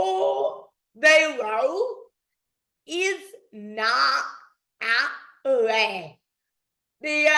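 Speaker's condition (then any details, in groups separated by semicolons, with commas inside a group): Dystonia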